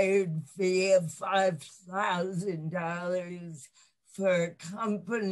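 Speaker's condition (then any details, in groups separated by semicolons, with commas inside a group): Cerebral palsy; lifelong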